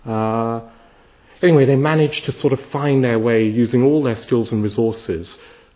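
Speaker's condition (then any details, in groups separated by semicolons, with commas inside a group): No condition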